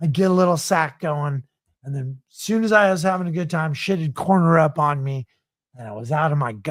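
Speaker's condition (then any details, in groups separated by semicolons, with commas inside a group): No condition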